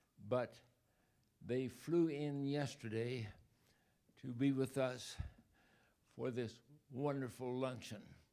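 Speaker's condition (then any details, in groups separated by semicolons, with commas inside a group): ALS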